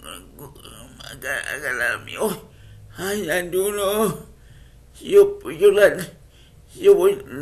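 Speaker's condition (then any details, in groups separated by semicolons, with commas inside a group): Cerebral palsy; speech affected by condition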